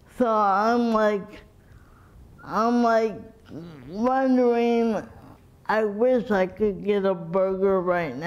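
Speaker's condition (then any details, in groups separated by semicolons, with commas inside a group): Cerebral palsy; breathing problems from sleep apnea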